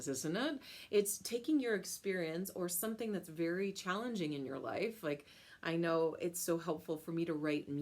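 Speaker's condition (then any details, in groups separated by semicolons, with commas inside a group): No condition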